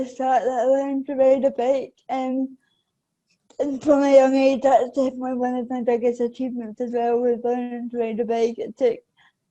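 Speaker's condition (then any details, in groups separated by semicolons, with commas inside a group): Cerebral palsy; affects balance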